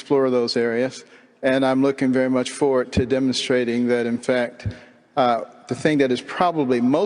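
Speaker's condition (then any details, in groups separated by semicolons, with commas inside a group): No condition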